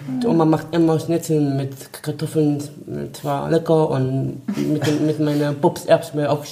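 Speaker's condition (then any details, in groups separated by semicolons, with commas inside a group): Down syndrome; developmental delay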